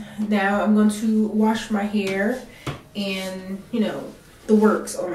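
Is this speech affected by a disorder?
No.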